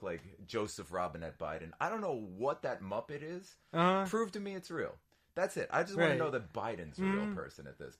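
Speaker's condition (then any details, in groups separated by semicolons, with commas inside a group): No condition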